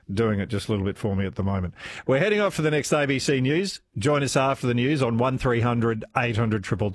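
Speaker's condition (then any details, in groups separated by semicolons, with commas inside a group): No condition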